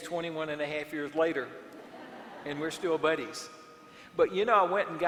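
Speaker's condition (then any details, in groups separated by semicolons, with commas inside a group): No condition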